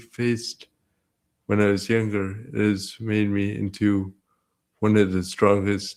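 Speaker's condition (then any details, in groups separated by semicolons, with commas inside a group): Cerebral palsy; present from birth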